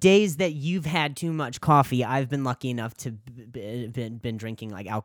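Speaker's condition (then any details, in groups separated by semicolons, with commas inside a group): Stuttering; after coffee, racing thoughts, feels unable to slow down; voice can't keep up with thoughts, worse with caffeine; repeated words, prolonged sounds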